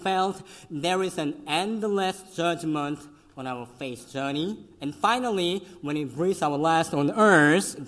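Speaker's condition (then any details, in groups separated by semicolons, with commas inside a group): Cleft lip and palate; congenital, severe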